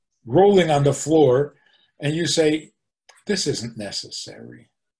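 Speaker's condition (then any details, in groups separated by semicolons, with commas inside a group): No condition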